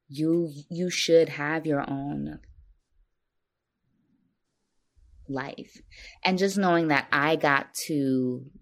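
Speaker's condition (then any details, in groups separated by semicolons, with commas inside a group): Stuttering; stuttering since childhood, very severe when younger; still stutters during recording; stutter audible, as warned at the start; used social media to avoid always talking; repeated sounds, blocks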